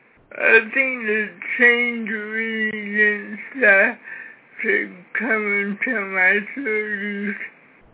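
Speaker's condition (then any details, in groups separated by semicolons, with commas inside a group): Cerebral palsy, severe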